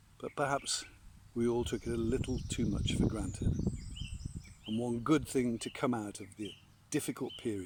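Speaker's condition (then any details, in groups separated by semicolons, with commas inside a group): No condition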